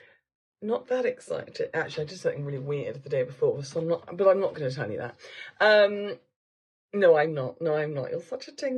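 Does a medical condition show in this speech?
No.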